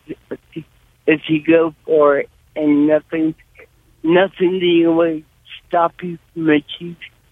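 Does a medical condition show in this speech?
Yes: cerebral palsy, severe.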